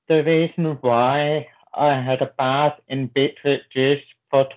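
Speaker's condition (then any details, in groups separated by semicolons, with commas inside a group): Deafness, born deaf, profound hearing loss, severe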